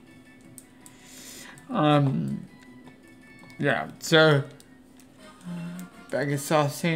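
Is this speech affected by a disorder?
Yes: cerebral palsy; affects legs.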